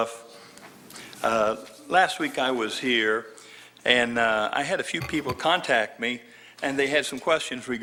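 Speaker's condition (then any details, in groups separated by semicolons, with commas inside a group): No condition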